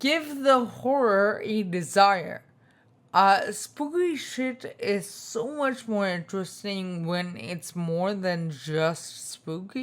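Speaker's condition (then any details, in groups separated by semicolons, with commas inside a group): Spinocerebellar ataxia type 2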